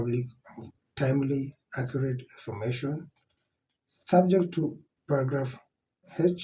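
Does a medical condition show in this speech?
No.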